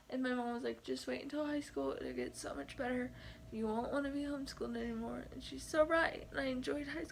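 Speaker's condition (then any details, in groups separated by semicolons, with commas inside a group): Cerebral palsy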